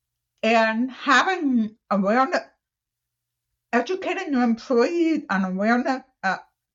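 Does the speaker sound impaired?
Yes: deaf, cochlear implant user; hearing aid ages one to 33, cannot use phone.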